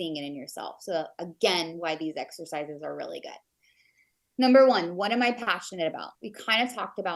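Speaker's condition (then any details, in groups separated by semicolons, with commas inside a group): No condition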